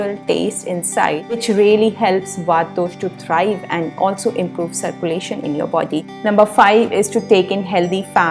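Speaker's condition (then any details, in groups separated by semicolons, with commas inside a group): No condition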